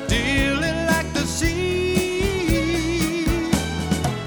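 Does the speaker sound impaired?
No.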